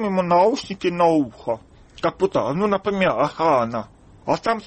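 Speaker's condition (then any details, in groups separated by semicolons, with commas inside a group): Deafness, congenital; speaks little, lip-reads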